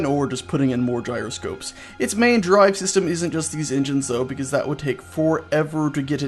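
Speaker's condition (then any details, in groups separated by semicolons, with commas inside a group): No condition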